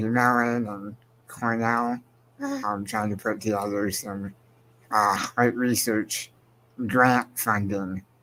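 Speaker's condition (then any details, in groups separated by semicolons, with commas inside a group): Spinal muscular atrophy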